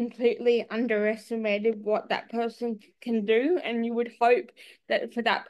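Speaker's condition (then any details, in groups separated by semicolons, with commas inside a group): Cerebral palsy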